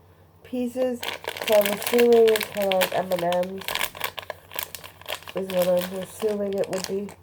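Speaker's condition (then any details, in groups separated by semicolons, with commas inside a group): Cerebral palsy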